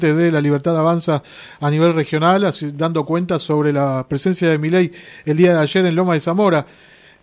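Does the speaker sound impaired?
No.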